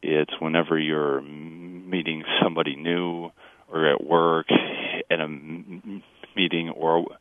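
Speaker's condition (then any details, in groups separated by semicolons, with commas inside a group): Stuttering; stuttering since early childhood, lifelong, past speech therapy, no speech therapy since about age 25 or 26; still stutters as adult, openly discloses stuttering, self-acceptance reduces anxiety; blocks, fluent using breathing and phrasing technique, fluent when singing or rapping, stress usually not worse; prolonged sounds, blocks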